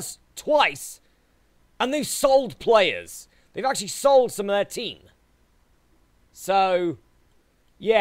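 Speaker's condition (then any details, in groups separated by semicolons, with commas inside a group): No condition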